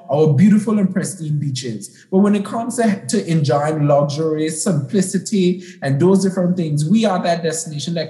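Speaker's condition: No condition

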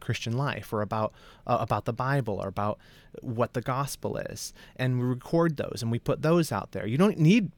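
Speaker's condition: No condition

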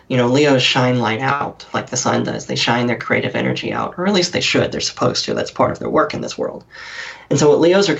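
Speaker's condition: Cleft lip and palate; talks differently

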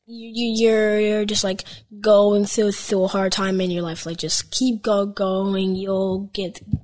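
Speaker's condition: Stuttering; 10-year-old boy; confident speaking in front of people, sometimes frustrated when stuttering; repeated sounds, repeated words

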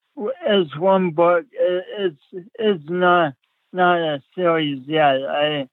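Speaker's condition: Speech impediment; since childhood

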